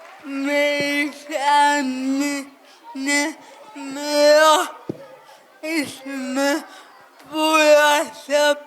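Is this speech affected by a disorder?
Yes: cerebral palsy; speech not clear.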